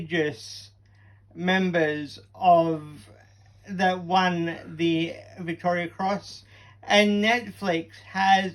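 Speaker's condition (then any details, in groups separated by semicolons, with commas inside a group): Cerebral palsy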